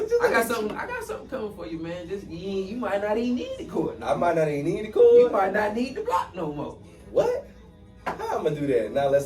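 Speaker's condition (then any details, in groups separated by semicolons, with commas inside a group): No condition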